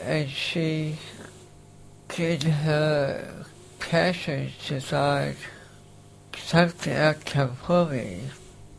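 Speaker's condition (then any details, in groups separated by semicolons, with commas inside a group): Facioscapulohumeral muscular dystrophy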